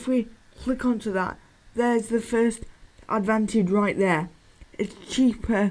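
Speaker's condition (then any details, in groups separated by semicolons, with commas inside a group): Cerebral palsy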